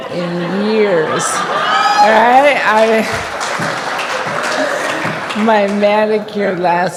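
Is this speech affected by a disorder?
Yes: ALS; onset in feet, then hands and body; seventh year since diagnosis, uses wheelchair.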